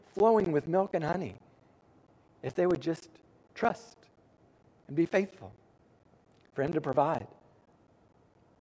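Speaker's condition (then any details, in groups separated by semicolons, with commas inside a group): No condition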